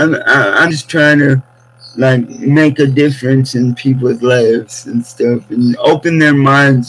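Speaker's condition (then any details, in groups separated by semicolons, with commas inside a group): Cerebral palsy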